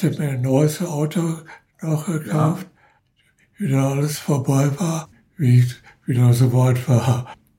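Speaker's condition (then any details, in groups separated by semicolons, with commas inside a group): Parkinson's disease; finger cramping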